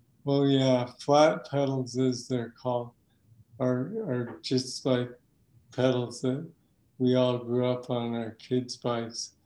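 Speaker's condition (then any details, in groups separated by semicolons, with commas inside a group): Parkinson's disease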